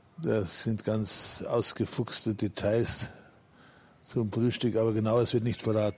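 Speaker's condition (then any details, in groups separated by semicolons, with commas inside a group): Parkinson's disease; almost no tremor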